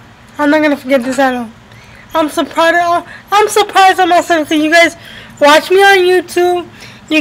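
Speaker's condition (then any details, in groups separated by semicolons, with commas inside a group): Cerebral palsy; uses a wheelchair, had surgery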